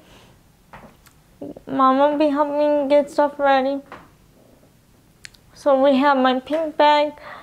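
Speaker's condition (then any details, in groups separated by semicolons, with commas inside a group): Cerebral palsy, spastic quadriplegic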